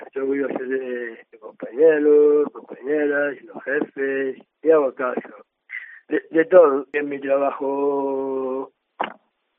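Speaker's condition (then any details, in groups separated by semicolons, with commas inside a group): Down syndrome; man aged 37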